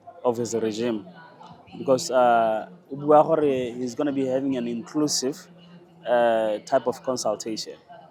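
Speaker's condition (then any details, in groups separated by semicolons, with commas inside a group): No condition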